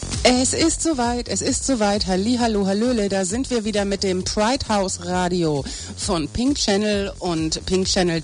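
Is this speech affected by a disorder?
No.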